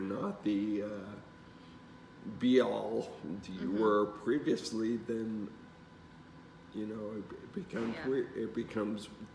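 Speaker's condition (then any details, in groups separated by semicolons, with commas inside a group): Traumatic brain injury; caused by failed tumor surgery; 27 years since injury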